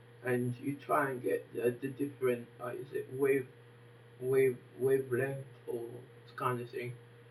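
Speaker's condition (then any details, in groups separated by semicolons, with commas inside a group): Facial palsy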